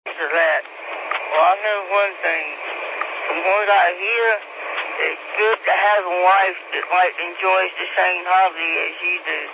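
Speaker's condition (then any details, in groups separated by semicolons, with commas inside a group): Speech impediment; several disabilities, long hard battle; still talks on ham radio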